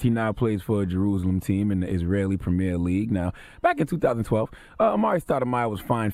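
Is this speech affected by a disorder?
No.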